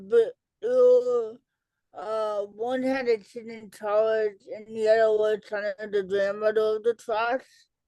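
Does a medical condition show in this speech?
Yes: cerebral palsy; childhood speech delay.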